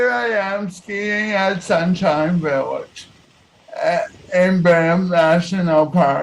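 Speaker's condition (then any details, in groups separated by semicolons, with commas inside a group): Cerebral palsy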